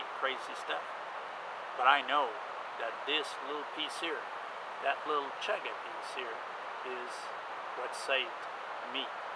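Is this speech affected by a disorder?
No.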